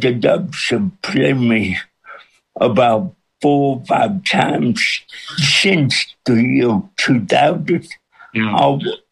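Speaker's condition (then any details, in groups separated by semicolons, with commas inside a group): Cerebral palsy with speech impediment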